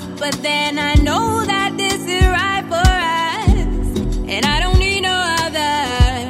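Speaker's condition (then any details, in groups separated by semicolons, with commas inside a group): No condition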